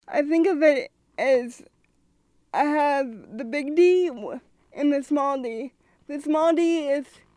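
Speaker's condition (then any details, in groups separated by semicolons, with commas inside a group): Cerebral palsy; congenital, present since birth, diagnosed by doctor, unable to walk, uses wheelchair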